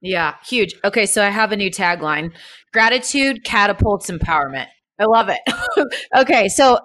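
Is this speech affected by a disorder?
No.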